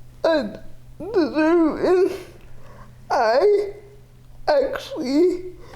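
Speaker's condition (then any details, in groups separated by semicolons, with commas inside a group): Cerebral palsy, severe; quadriplegia with athetoid component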